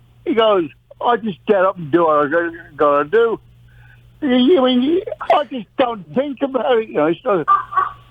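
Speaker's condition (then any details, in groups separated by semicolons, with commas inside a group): Parkinson's disease, mild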